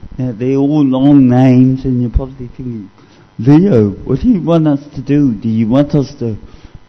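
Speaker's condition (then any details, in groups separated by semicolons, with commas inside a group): Cerebral palsy; discovered at age 2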